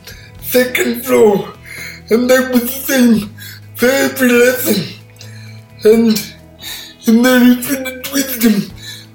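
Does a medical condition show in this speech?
Yes: cerebral palsy; speech impairment, takes listeners a while to catch on, listeners hesitant to ask for repeats.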